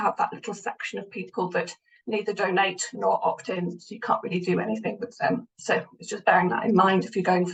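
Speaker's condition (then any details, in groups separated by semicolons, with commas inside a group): No condition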